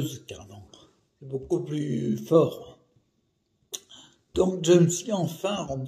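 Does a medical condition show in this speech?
Yes: primary progressive multiple sclerosis.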